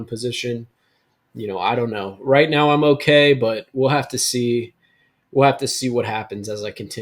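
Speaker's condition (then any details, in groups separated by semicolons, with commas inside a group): No condition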